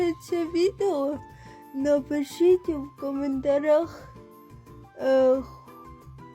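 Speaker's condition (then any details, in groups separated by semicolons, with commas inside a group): Cerebral palsy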